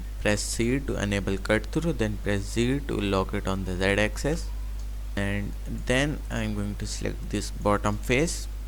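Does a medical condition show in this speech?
No.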